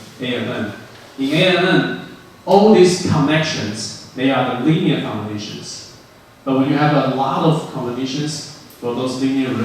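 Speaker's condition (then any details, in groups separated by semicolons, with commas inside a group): No condition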